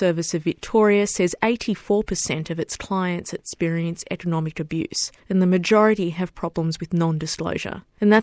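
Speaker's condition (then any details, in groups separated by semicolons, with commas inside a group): No condition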